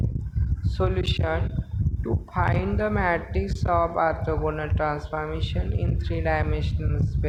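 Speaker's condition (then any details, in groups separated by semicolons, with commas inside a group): No condition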